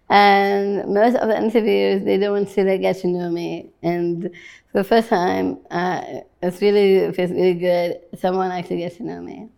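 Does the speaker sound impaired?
Yes: Down syndrome.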